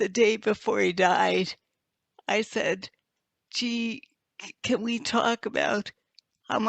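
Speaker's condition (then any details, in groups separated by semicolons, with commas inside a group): Multiple sclerosis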